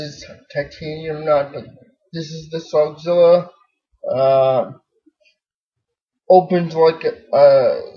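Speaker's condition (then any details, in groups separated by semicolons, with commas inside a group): Cerebral palsy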